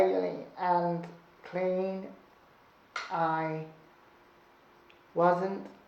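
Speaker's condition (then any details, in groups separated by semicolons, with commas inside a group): Cerebral palsy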